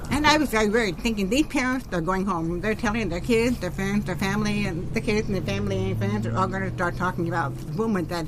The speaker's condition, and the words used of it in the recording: Deafness. Maybe these parents thought that because my voice sounded different, I was intoxicated, but this is just the way I sound.